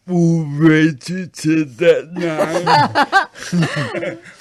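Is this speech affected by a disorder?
Yes: acquired brain injury.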